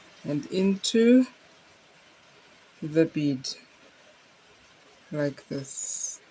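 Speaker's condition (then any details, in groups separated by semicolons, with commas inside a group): No condition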